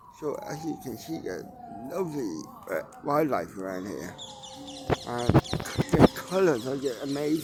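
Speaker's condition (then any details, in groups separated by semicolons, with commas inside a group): Cerebral palsy; mild, ataxic type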